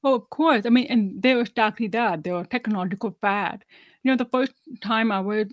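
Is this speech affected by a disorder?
Yes: deafness; about 99 percent hearing loss, hearing aids worn whole life, cochlear implant candidate but declined.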